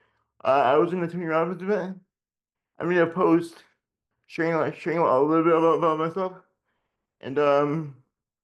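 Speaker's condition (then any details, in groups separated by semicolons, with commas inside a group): Generalized dystonia; generalized, childhood onset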